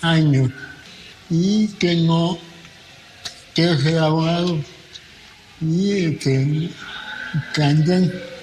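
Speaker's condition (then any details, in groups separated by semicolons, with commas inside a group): Cerebral palsy; attends APAC, Asociación Pro Personas con Parálisis Cerebral, for 21 years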